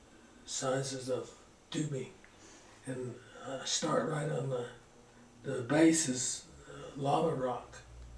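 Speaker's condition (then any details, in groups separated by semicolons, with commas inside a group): Parkinson's; slowing down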